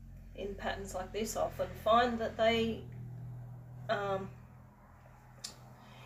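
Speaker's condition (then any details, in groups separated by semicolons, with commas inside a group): No condition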